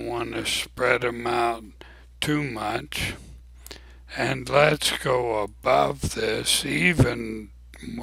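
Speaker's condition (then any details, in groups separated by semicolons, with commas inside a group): ALS; abnormally slow voice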